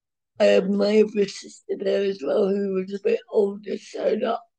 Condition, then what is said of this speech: Cerebral palsy. Luckily for me, mine is only what you call slight cerebral palsy, so it affects my speech a little bit, and I wobble a little bit when I walk.